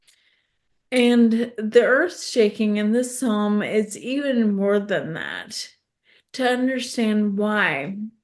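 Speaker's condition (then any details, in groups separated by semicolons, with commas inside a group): ALS; progressive neurological disease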